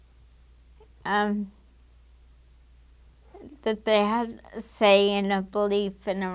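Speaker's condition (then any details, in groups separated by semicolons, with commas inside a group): Damaged diaphragm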